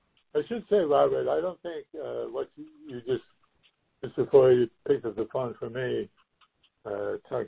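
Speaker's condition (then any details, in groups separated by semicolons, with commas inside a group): Parkinson's disease; no sleep issues from Parkinson's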